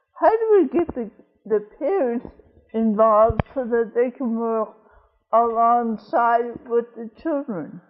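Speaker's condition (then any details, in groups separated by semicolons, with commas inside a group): Cerebral palsy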